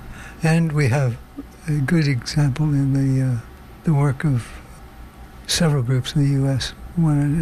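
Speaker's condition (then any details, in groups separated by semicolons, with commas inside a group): Parkinson's disease; possible cause rotenone pesticide exposure growing up on a farm in Ontario; slow, harder to hear recently, word-finding difficulty worse when tired, loses thread, trouble finishing sentences, avoids hard words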